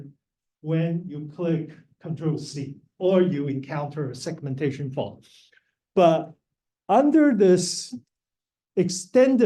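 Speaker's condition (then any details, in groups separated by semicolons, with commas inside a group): No condition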